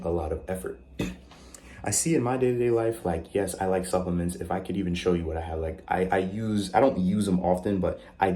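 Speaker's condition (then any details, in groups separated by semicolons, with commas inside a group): No condition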